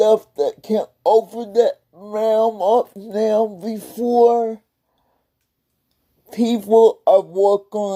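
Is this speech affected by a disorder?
Yes: cerebral palsy; several unnoticed strokes.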